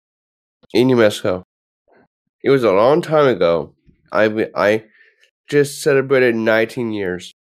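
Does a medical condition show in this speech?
Yes: Down syndrome; from birth.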